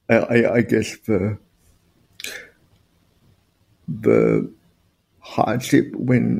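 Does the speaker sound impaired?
Yes: spastic quadriplegic cerebral palsy; all four limbs affected, motorized wheelchair as main mobility aid.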